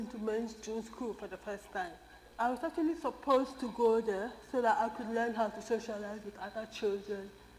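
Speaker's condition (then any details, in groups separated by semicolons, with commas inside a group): Cerebral palsy; caused by untreated newborn jaundice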